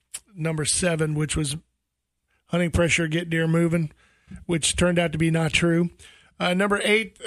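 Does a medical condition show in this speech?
No.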